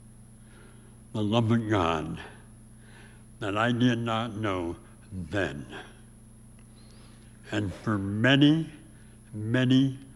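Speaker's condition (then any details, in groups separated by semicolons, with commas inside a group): Severe speech impediment; about age 84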